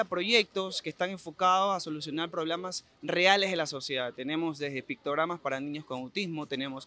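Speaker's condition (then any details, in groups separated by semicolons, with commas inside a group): No condition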